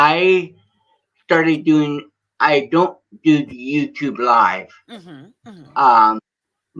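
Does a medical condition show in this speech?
Yes: cerebral palsy.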